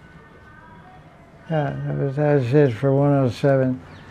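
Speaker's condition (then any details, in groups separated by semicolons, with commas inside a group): Deafness; asks audience whether heard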